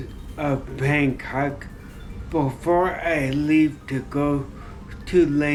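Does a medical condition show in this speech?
Yes: traumatic brain injury.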